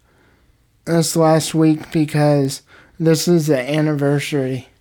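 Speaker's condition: Cerebral palsy; spastic quadriplegic, all four limbs impaired, oxygen lack at birth, motor brain area damaged, diagnosed age 3; age 26, 23 years since diagnosis, lot of muscle tension, spasms, full sensation

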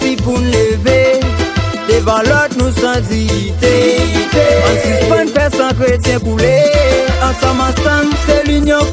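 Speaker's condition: No condition

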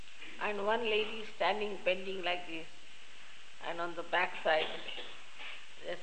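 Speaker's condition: No condition

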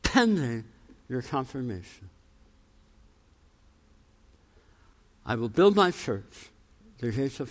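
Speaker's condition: Tongue cancer, jaw reconstruction

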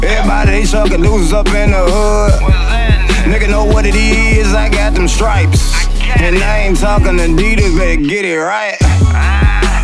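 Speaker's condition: No condition

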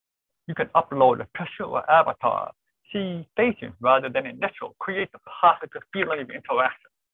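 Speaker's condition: Deafness; born deaf, cochlear implant, relies on lip reading and visual media

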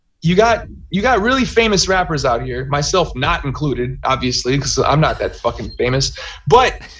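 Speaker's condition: No condition

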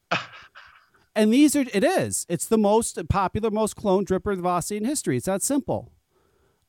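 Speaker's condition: No condition

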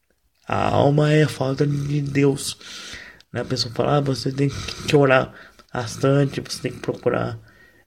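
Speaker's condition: Cerebral palsy, mild; wheelchair user

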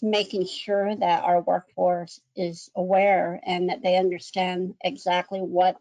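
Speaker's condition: Cleft lip and palate; one or two surgeries a year

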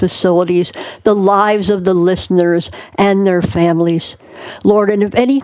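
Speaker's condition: Cleft palate; unable to speak as young child due to palate hole, surgeries gave ability to speak

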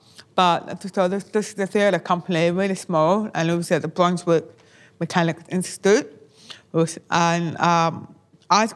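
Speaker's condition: Deafness; born profoundly deaf, taught lip reading, hearing aids, English first language, Auslan learned ten years ago; bilingual English and Auslan, prefers captioning over Auslan at shows

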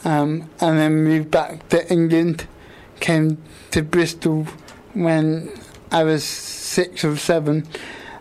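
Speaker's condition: Quadriplegic cerebral palsy; obvious speech impediment, quite a bit of effort to speak and shape words, considers self understandable

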